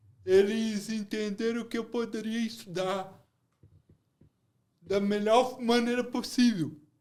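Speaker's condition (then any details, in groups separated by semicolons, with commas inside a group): Cerebral palsy; low brain oxygen at birth, delayed delivery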